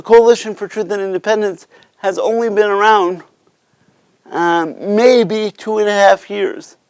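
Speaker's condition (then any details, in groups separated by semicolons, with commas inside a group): Cerebral palsy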